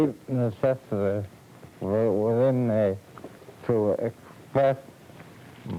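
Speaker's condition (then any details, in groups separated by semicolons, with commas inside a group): Cerebral palsy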